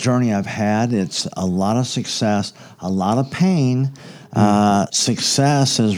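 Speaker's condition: Cleft palate; congenital, very severe

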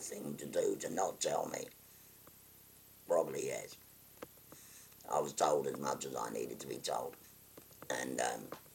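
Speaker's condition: Total laryngectomy; recently finished treatment, no evidence of disease, shoulder nerve pain, on opioids, sleeps upright, legs weak

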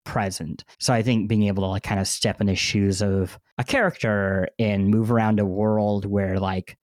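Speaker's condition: Cleft lip and palate; congenital cleft lip and palate, surgeries most summers of childhood, bandaged, 2-3 months recovery each

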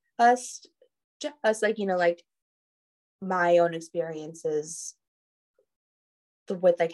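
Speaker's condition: Stuttering; stuttering since childhood, brother also stutters, worked on stutter around fourth, fifth grade; adult, still stutters, discloses stutter, lanyard badge reads please wait, i have a stutter; may take a while to finish sentences, talks funny sometimes, listeners notice; repeated sounds

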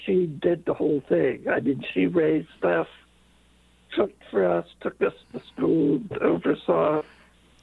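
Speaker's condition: Late-onset Pompe disease; infusion treatment

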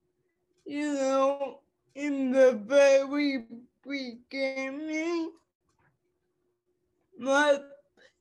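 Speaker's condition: Cerebral palsy; cerebral palsy since childhood

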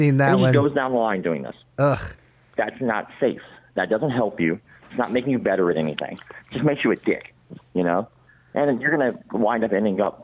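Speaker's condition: Cleft palate; congenital

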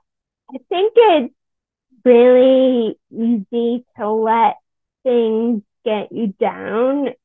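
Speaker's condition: Friedreich's ataxia; rare genetic progressive neuromuscular disease, onset age 17, wheelchair user, also multiple sclerosis for 9 years; speech and swallowing issues, unclear whether from Friedreich's ataxia or multiple sclerosis

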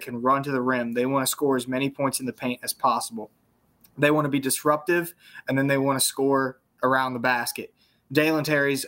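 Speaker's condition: No condition

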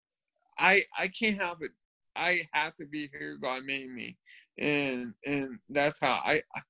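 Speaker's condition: Cerebral palsy; cerebral palsy since birth

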